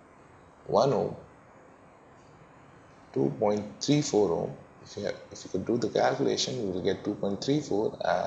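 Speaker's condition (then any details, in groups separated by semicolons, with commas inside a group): No condition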